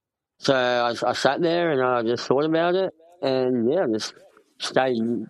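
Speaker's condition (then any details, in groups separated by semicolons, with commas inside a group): Cleft palate; congenital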